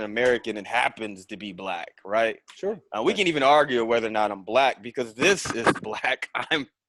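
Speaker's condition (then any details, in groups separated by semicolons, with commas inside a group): No condition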